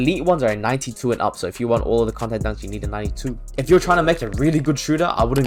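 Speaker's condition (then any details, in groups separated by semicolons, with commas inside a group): No condition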